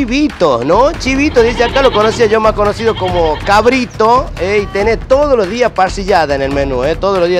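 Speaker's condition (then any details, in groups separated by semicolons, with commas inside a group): No condition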